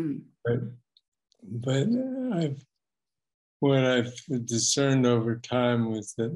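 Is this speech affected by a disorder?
Yes: Parkinson's disease; voice is a weak point.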